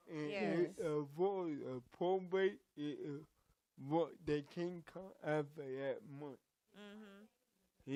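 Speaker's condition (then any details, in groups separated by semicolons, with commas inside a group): Cerebral palsy; from birth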